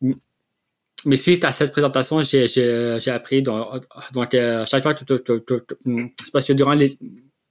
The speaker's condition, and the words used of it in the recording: Stuttering. Donc, s'il y a des blocages, des répétitions, c'est correct.